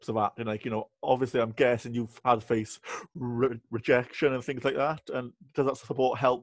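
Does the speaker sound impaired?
Yes: stammering; self-described proud recovering stammerer, stammering activist; worried speech might be awful in this interview; here repeated sounds, prolonged sounds.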